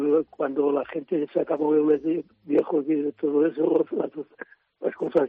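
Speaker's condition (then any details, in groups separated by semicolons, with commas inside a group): Parkinson's disease; Parkinson's disease diagnosed 12 years ago, six months after retiring, now 77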